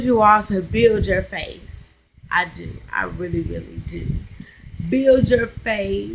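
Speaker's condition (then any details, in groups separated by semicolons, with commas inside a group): Cerebral palsy, spastic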